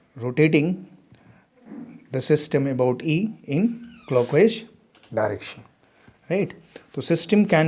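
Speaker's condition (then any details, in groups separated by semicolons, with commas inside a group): No condition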